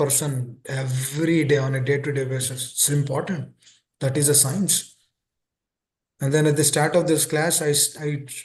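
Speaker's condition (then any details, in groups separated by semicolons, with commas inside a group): No condition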